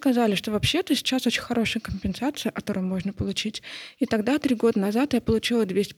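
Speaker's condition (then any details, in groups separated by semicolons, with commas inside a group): Hard of hearing; not deaf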